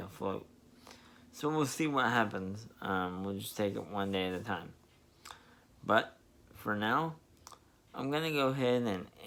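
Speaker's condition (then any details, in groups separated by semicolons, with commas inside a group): Spastic diplegia cerebral palsy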